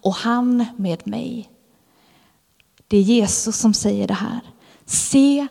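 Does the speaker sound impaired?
No.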